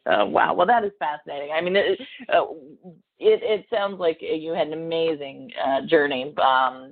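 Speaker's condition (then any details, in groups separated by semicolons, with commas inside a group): No condition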